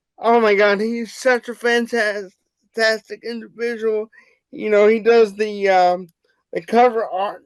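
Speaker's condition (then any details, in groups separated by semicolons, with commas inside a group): Cerebral palsy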